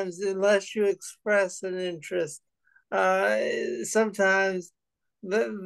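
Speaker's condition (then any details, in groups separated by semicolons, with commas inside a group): Parkinson's disease; deep brain stimulation, surgery four years after diagnosis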